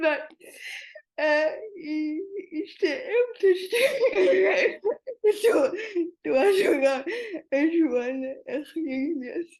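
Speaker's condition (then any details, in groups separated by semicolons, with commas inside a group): Cerebral palsy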